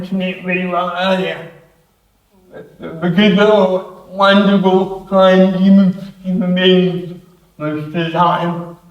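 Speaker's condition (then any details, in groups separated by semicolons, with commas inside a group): Cerebral palsy; affects hands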